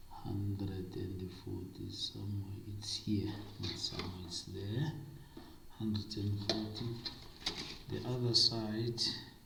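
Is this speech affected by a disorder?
No.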